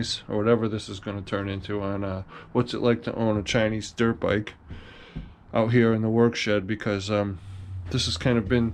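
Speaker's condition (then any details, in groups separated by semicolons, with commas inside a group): No condition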